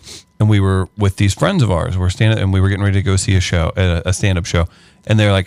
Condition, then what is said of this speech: No condition.